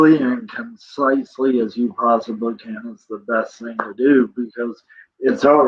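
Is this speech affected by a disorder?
Yes: cerebral palsy; present from birth.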